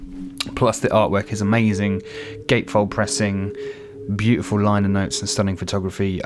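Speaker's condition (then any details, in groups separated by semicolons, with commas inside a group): No condition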